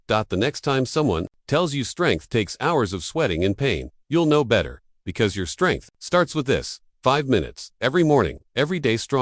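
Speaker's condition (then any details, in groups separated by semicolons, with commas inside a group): No condition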